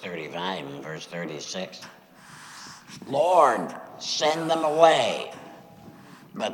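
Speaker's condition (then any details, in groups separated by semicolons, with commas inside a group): Laryngectomy after throat cancer; recurred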